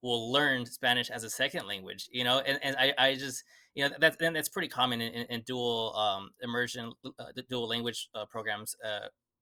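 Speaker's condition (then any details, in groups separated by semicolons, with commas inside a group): Stutter; stutter since childhood, never addressed as stuttering, talked a lot and fast, constantly told to slow down; word repetitions, gets stuck on words, blocks at sentence start, stutters in Spanish too; repeated sounds, repeated words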